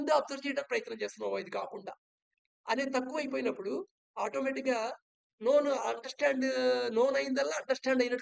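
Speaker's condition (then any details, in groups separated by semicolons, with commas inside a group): No condition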